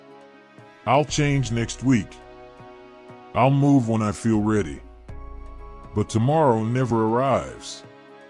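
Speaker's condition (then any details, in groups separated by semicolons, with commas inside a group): No condition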